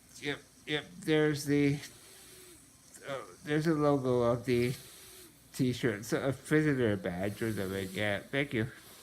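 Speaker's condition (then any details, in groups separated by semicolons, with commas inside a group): Muscular dystrophy, Duchenne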